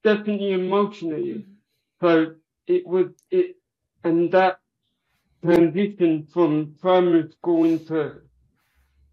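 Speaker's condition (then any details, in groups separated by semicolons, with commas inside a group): Cerebral palsy; from birth, legs only, multiple hamstring and foot surgeries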